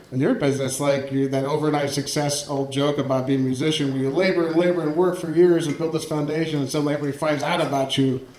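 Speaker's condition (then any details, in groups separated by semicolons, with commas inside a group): No condition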